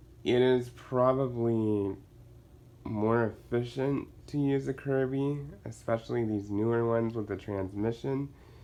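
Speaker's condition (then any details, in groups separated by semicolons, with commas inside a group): Cerebral palsy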